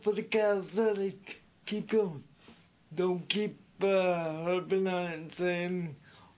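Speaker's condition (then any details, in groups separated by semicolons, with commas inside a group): Speech impediment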